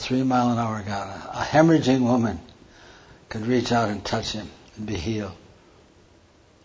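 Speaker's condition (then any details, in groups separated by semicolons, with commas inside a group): Parkinson's; hand tremor during talk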